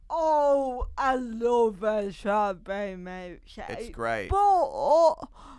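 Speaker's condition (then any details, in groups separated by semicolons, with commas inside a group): Cerebral palsy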